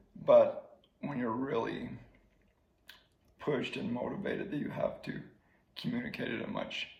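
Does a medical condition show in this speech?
Yes: ALS; slowly progressing ALS.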